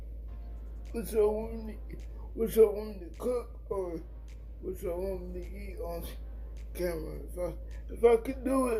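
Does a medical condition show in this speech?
Yes: cerebral palsy.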